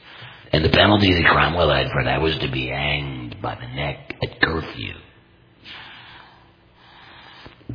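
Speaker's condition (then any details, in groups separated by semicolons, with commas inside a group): Total laryngectomy, complete laryngectomy, voice prosthesis; may cough while speaking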